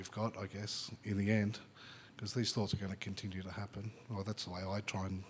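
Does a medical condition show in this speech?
No.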